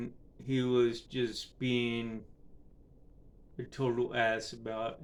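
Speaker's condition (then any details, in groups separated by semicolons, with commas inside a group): Cerebral palsy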